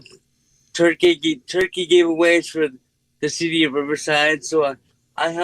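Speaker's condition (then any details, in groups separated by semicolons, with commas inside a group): Cerebral palsy; speech unaffected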